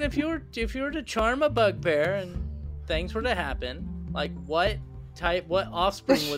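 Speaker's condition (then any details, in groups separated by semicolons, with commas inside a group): No condition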